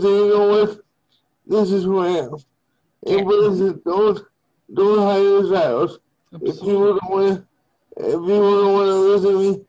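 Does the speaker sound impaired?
Yes: cerebral palsy; limbs affected, cannot walk, wheelchair user; speech impairment, some listeners may not understand, hosts find speech clear.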